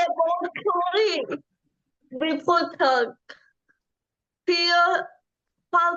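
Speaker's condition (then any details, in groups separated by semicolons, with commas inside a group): Cerebral palsy; from birth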